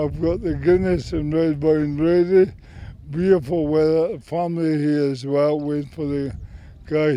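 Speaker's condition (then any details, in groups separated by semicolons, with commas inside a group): MND; terminal, whole body affected, muscle wastage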